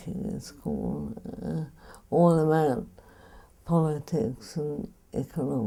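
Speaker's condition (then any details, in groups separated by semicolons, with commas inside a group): Primary lateral sclerosis; rare MND form, upper motor neurons only, slow progressing; onset over 20 years ago, gradually more disabled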